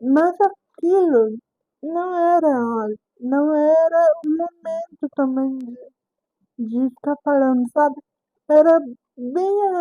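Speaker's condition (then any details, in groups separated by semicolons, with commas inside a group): Cerebral palsy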